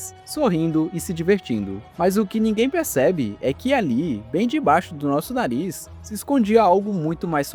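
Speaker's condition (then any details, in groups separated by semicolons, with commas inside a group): No condition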